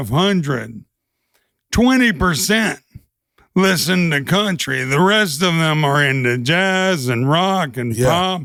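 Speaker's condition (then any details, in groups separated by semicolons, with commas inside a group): ALS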